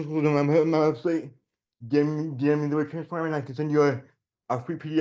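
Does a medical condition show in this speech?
Yes: generalized dystonia; generalized, childhood onset; since childhood.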